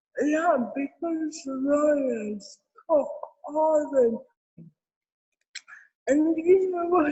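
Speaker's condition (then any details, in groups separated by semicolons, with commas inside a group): Cerebral palsy; therapy from six months old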